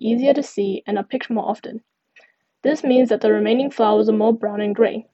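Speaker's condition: No condition

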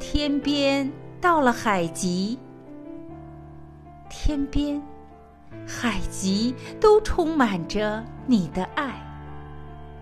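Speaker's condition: No condition

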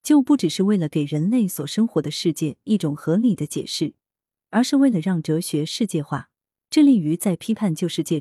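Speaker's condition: No condition

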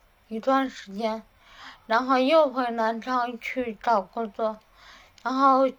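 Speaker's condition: Cerebellar atrophy, hereditary; tongue not nimble

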